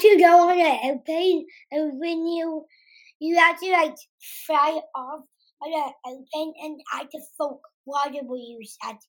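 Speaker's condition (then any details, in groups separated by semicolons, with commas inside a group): Down syndrome; congenital, diagnosed before birth, heart defect also found before birth, about ten years old; short answers, often prompted by mother, 'annoying' misheard as 'important'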